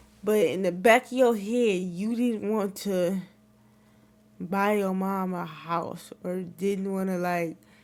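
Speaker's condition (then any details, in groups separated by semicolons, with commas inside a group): Cerebral palsy; wheelchair user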